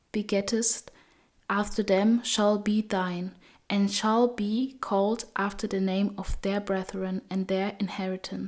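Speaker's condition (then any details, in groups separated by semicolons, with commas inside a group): No condition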